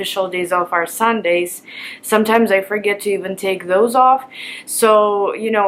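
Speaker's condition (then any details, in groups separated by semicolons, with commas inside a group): No condition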